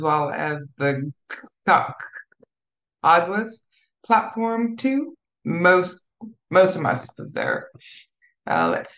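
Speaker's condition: Stuttering; stutter during this interview; asks listeners to excuse it; repeated sounds, repeated words

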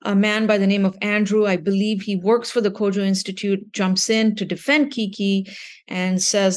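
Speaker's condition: No condition

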